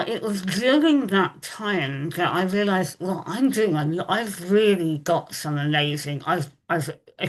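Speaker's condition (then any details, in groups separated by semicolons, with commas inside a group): Moebius syndrome facial paralysis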